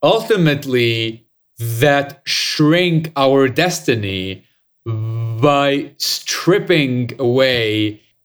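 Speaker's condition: Stutter; lifelong stutter, born with pretty severe stutter, avoided speaking for more than 25 years; stutters in six languages, can sing without stuttering; prolonged sounds

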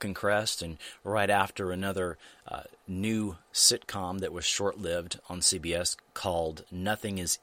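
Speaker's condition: No condition

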